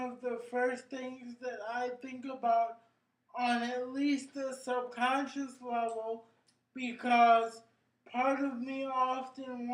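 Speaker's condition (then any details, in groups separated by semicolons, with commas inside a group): Cerebral palsy; brain injury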